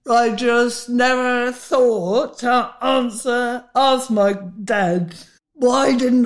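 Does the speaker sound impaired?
Yes: Huntington's disease; inherited from father, carries mutation, learned father's diagnosis at 39, mood symptoms before medication, initially misdiagnosed; treated by Ed Wild at Bloomsbury clinic, past tominersen gene silencing trial.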